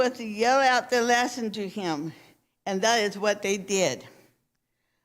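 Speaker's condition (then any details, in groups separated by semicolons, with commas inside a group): Cerebral palsy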